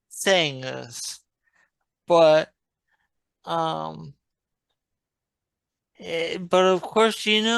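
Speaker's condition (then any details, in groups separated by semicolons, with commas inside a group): Traumatic brain injury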